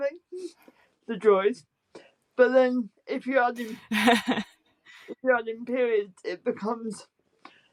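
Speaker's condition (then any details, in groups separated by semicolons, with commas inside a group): Spastic quadriplegic cerebral palsy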